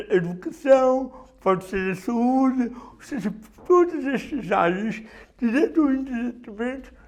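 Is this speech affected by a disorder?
Yes: cerebral palsy.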